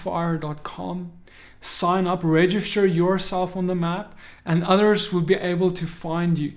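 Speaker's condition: No condition

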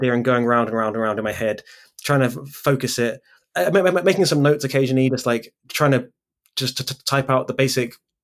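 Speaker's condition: Stutter; speech impediment; disfluent moment noted during this recording; makes recording podcasts difficult, still runs own podcast; repeated sounds, prolonged sounds

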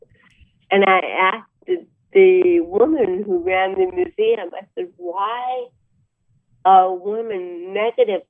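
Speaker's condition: Cerebral palsy; about 63 years old

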